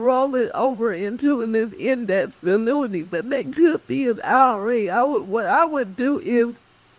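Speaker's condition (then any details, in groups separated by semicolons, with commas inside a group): Cerebral palsy; speech affected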